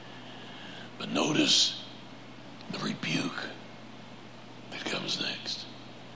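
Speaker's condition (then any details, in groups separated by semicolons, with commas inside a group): Laryngeal cancer; much weaker than before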